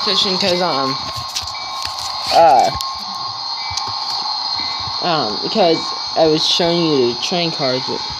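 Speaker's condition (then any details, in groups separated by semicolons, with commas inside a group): No condition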